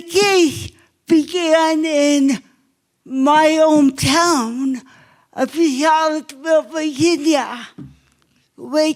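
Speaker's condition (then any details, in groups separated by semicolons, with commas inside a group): Cerebral palsy; obvious speech impairment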